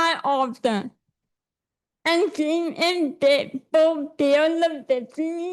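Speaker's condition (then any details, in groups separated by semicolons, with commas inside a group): Cerebral palsy; speech affected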